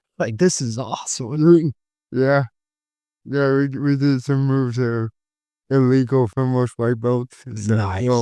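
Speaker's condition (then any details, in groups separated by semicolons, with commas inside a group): Cerebral palsy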